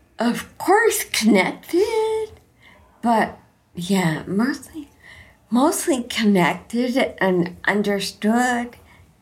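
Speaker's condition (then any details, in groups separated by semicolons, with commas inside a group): Friedreich's ataxia; slurred speech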